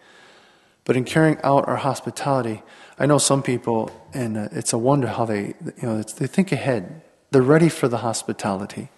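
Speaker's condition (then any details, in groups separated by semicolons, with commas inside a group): No condition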